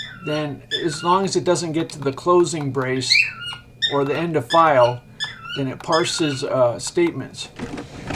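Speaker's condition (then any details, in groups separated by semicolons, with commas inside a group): No condition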